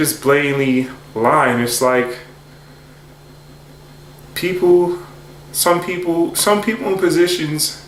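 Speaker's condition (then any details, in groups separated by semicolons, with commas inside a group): No condition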